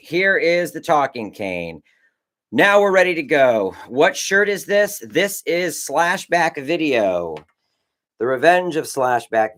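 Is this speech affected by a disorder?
No.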